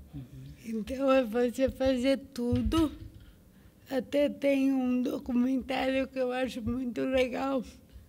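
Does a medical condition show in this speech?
Yes: cerebral palsy.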